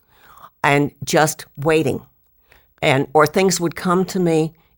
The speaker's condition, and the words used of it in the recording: No condition.